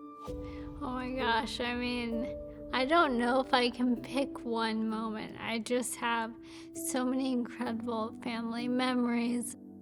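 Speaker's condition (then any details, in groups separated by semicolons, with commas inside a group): ALS; progressive motor neuron loss, non-genetic form; diagnosed about a year earlier, terminal; voice weakening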